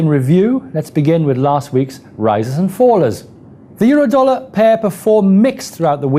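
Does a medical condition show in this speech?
No.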